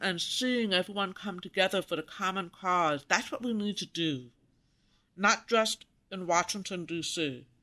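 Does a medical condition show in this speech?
Yes: profound deafness; congenital, maternal rubella (German measles) in 1964 outbreak, about 30% hearing left ear, 40% right, tone deafness; interview over special high-tech phone equipment, colleague writes notes in meetings; pulled out of class weekly for speech therapy in school.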